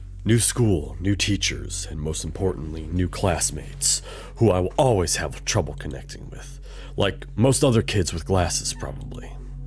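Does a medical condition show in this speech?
No.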